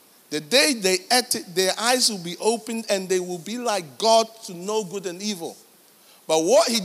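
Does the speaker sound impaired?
No.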